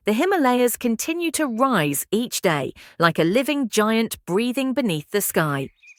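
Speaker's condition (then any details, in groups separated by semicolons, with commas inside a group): No condition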